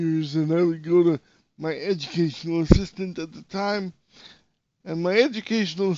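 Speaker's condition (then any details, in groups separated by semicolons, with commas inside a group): Cerebral palsy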